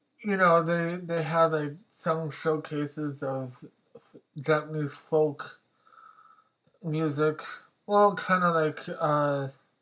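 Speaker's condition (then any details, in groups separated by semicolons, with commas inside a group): Mobius syndrome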